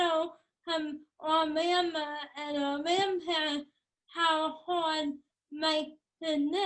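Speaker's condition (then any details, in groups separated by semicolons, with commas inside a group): Cerebral palsy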